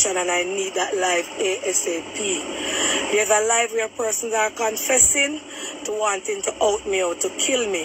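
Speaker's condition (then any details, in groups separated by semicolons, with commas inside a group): No condition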